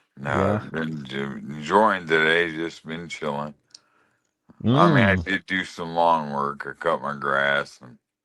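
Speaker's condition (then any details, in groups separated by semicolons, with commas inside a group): Lou Gehrig's disease (ALS)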